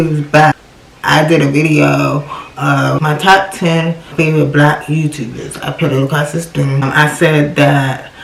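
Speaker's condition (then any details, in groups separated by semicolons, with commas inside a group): Cerebral palsy; from birth, left leg affected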